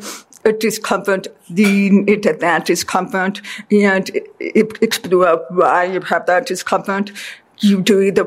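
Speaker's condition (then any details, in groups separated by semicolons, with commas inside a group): Deafness; deaf since childhood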